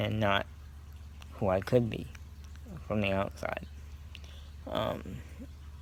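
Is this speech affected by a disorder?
Yes: cerebral palsy; scoliosis.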